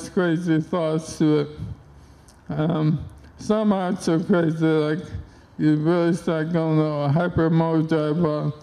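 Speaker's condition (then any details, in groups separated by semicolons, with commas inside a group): ALS; onset left hand and arm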